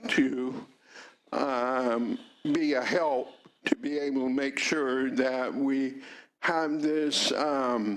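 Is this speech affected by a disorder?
Yes: cerebral palsy, mild; minor case.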